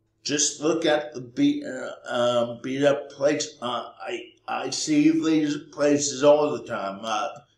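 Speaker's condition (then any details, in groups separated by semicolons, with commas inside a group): Cerebral palsy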